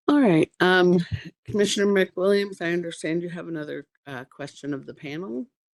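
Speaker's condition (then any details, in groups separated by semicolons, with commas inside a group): No condition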